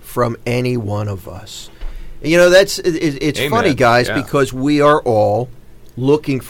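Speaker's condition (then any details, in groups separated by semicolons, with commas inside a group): No condition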